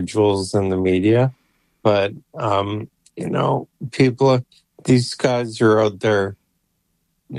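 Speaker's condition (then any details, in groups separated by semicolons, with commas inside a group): ALS; brain implant for computer control; implant three months ago, disease progressing; voice failing, banked voice for AI speech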